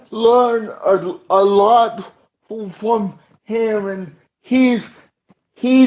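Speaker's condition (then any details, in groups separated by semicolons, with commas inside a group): Cerebral palsy; uses wheelchair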